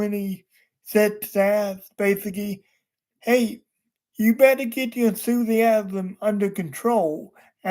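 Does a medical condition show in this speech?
Yes: cerebral palsy.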